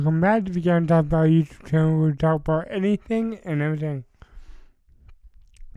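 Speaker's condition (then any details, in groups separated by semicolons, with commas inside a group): Cerebral palsy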